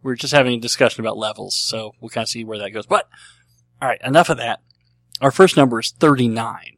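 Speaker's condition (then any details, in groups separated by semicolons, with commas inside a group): Cleft lip and palate; treated as a baby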